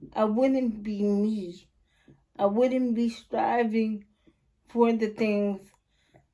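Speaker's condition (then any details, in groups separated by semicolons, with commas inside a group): Cerebral palsy; spastic quadriplegic, all four limbs, muscle tightness; uses wheelchair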